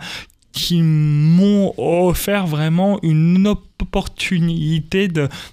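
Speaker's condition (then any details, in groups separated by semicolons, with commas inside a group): Stuttering; stuttering since early childhood at school, speech therapy helped, told elimination almost impossible; stuttering persists, described by him as an accent; prolonged sounds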